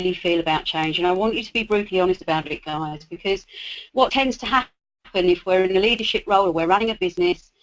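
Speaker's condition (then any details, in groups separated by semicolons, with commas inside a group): No condition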